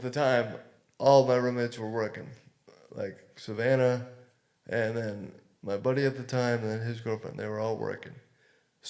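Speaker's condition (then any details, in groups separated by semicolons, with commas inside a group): Cerebral palsy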